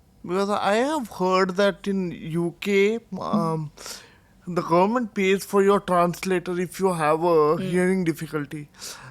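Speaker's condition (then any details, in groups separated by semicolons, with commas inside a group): Cerebral palsy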